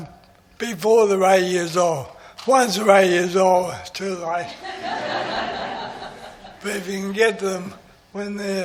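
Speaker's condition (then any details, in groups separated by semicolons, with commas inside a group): MND; voice is going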